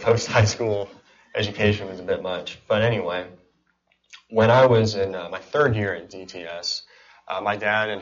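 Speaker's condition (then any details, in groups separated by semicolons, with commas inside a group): Cleft palate and cleft lip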